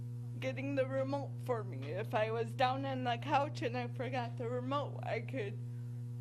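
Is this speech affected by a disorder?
Yes: cerebral palsy; from birth.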